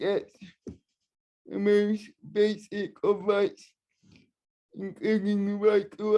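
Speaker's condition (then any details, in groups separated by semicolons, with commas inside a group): Cerebral palsy, spastic and dyskinetic; wheelchair user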